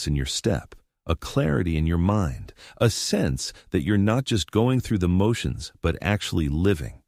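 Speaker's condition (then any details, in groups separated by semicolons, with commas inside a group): No condition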